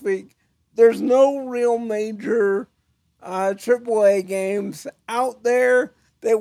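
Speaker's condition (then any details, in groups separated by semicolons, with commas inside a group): Cerebral palsy; chronic pain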